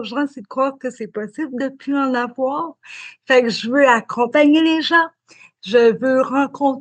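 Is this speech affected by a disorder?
Yes: cerebral palsy; spastic diplegic.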